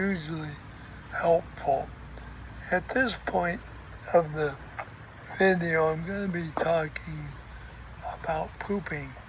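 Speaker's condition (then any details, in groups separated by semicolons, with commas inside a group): ALS; talking increasingly difficult, breathing trouble worse when full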